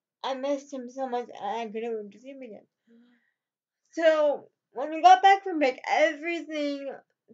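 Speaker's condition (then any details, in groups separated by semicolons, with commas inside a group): Cerebral palsy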